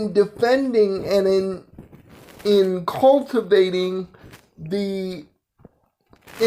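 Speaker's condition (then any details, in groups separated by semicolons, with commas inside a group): Cerebral palsy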